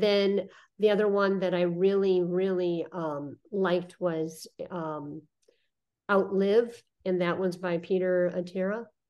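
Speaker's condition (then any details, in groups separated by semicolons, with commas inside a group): Cleft lip and palate; after reconstructive surgery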